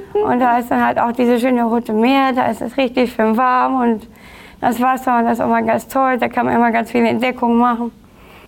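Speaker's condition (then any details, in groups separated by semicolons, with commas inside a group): Down syndrome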